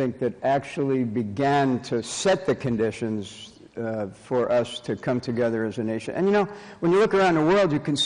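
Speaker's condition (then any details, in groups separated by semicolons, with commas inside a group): No condition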